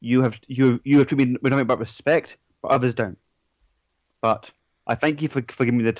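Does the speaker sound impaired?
Yes: stutter; stutter since age five, attributed to nervous breakdown, forgot how to speak then; stutters while speaking on air, says it does not help radio hosting; here repeated sounds, repeated words.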